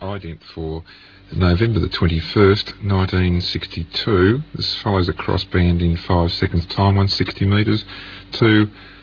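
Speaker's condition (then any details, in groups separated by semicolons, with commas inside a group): No condition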